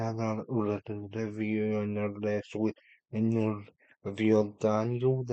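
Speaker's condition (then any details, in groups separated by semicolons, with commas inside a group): Cerebral palsy; unable to walk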